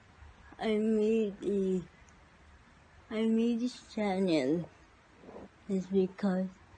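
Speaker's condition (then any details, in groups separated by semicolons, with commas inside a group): Cerebral palsy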